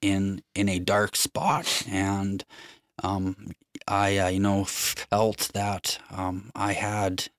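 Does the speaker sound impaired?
Yes: stutter; long-standing, long tried to hide it; stuttering evident during recording; sound and word repetitions, repeated fillers uh, hesitations and restarts; here repeated words, prolonged sounds.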